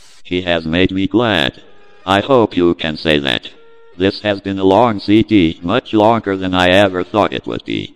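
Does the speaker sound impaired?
Yes: cerebral palsy; speech impediment, own speech hard to understand, uses speech synthesizers, deck talk programmed to sing.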